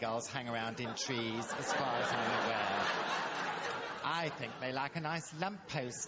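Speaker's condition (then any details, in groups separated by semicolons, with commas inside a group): No condition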